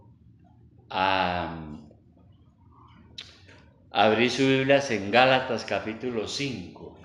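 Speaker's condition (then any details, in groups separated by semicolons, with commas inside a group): No condition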